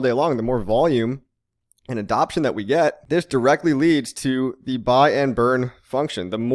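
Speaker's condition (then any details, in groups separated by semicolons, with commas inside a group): No condition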